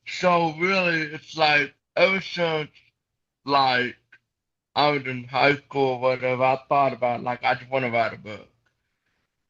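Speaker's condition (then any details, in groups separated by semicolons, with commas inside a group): Cerebral palsy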